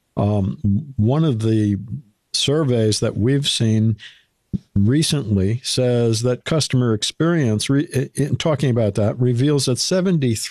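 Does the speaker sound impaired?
No.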